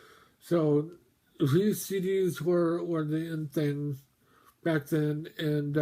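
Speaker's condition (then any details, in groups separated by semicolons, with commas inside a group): Mobius syndrome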